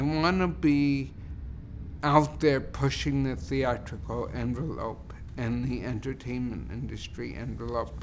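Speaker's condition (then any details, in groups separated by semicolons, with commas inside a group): Cerebral palsy; speech primarily affected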